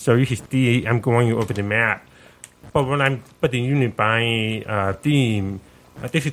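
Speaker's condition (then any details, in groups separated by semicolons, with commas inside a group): Profound deafness, deaf accent; born profoundly deaf, 95 db loss both ears, cause unknown, sensorineural, cochlear implant, earlier hearing aids; sounds different, listeners ask where accent is from, parents taught speech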